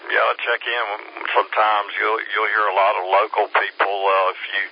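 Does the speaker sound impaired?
No.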